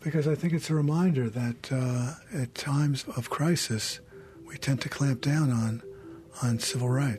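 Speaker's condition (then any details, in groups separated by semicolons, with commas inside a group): Parkinson's disease; diagnosed over a decade ago, about age 65; self-conscious about how voice sounds; voice worn down by age and Parkinson's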